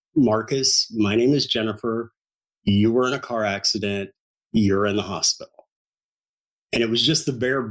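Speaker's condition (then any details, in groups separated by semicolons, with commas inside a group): No condition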